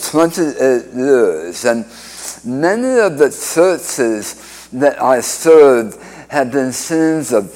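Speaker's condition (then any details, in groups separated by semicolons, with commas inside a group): Speech impediment after cancer surgery; radiation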